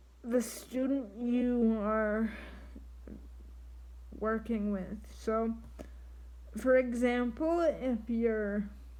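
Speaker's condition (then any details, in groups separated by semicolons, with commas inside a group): Triplegic cerebral palsy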